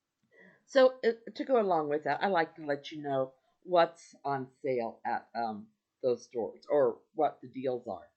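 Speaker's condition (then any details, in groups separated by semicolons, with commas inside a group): No condition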